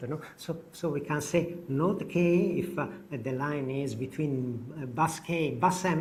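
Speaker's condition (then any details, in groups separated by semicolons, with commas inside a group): No condition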